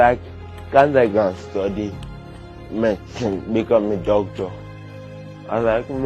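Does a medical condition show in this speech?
Yes: cerebral palsy; limited movement and coordination, since childhood.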